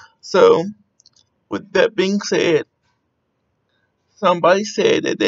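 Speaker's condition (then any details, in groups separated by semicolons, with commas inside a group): Cerebral palsy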